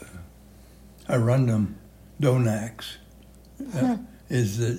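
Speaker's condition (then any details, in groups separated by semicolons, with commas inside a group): Parkinson's; severe, says unable to move anything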